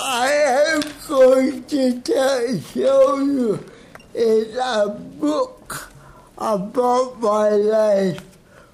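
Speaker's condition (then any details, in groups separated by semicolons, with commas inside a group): Cerebral palsy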